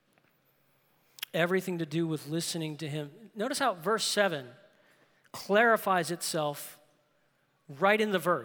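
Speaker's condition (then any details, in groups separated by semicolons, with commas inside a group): No condition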